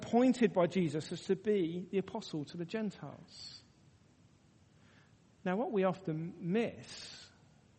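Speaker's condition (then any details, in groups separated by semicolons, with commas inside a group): No condition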